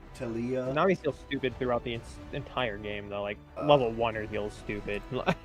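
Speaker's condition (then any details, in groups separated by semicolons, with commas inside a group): No condition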